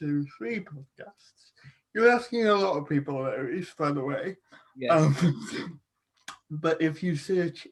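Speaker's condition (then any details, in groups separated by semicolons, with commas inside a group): Cerebral palsy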